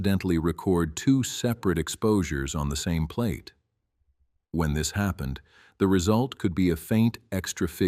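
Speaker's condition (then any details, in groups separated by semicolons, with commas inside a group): No condition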